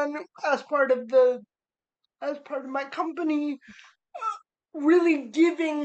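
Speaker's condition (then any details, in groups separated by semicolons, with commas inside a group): Cerebral palsy; spastic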